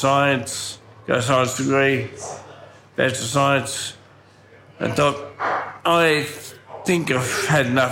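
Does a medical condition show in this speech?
Yes: ataxia from brain damage, cerebellar; slurred voice, often taken for drunk.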